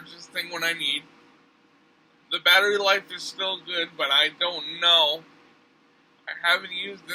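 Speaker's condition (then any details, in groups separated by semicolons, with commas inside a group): Cerebral palsy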